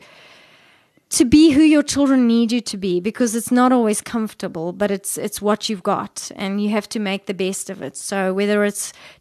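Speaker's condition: No condition

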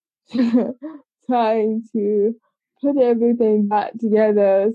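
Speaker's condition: Cerebral palsy; congenital, from birth, age 25

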